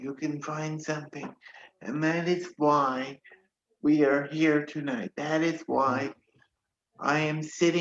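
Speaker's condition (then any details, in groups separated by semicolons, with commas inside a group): Cerebral palsy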